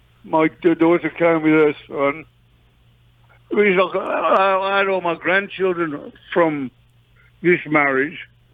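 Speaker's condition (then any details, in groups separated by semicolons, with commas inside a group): Parkinson's disease; long duration, mild case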